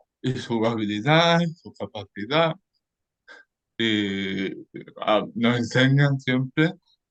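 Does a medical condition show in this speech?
Yes: cerebral palsy.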